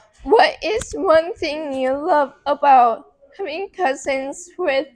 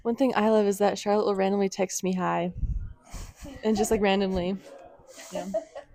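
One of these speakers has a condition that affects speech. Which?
The first: cerebral palsy; affects muscles.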